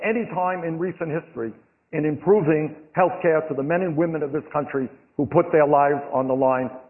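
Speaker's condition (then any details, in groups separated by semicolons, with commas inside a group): No condition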